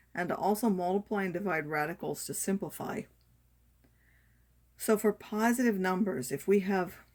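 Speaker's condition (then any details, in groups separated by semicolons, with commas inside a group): No condition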